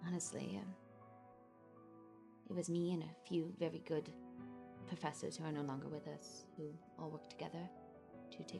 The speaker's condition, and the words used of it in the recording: None; typical speech.